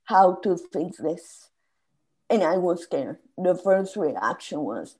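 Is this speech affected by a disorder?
Yes: spasmodic dysphonia; voice lost, could not speak at all for 2-3 years, hard to get words out, voice not natural.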